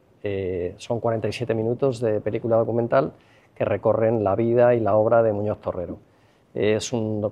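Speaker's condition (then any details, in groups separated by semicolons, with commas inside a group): No condition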